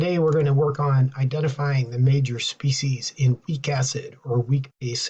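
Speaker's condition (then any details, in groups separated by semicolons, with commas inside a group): No condition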